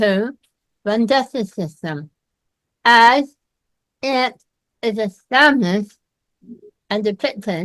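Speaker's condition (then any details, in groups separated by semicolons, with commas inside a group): Myasthenia gravis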